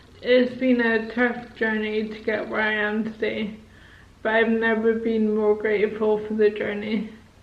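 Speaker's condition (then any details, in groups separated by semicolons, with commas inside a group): Motor neurone disease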